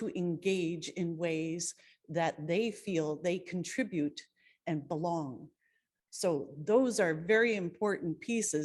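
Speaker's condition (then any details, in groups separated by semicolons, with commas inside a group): No condition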